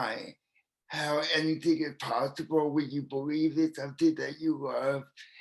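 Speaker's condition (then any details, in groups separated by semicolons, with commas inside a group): Cerebral palsy, spastic quadriplegia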